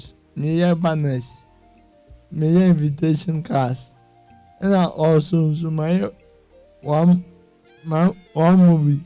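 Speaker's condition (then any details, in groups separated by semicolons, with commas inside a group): Cerebral palsy; self-managing with exercises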